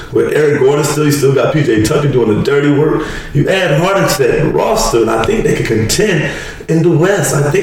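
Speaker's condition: No condition

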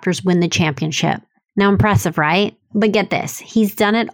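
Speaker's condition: No condition

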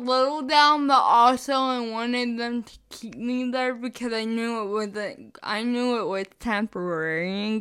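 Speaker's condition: Spastic cerebral palsy, mixed, mostly spastic

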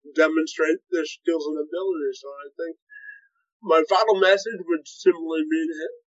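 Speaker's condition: Cerebral palsy, spastic quadriplegia; legs affected

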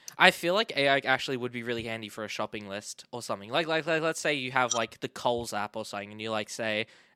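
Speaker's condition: No condition

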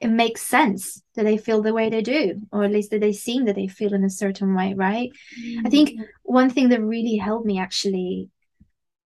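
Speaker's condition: No condition

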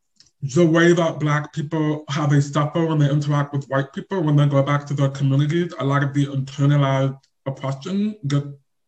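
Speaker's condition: Deaf or hard of hearing; does not hear everything

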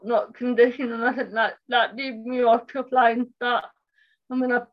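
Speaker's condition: Cerebral palsy; speech impairment

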